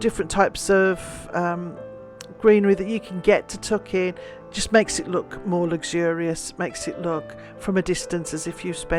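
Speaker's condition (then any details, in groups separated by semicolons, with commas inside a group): No condition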